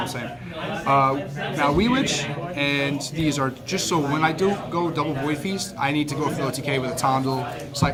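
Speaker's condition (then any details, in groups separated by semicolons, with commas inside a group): No condition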